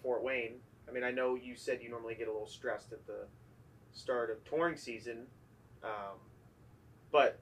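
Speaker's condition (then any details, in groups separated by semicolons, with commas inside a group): No condition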